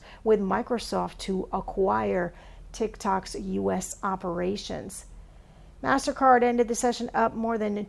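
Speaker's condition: No condition

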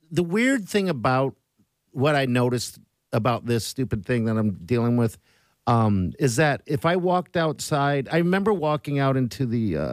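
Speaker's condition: No condition

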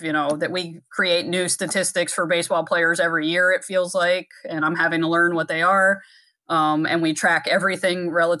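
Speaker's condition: No condition

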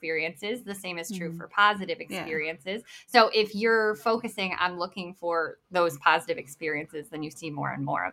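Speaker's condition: Bilateral cleft lip and palate; congenital

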